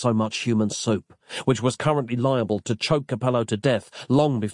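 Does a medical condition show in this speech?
No.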